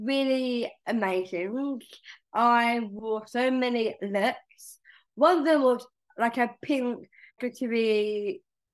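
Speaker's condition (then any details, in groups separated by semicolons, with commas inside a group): Down syndrome; present from birth, major heart surgery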